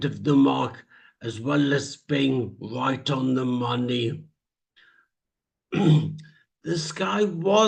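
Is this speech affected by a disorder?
Yes: traumatic brain injury; speech.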